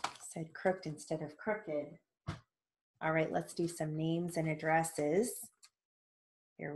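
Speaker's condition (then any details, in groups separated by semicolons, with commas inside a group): No condition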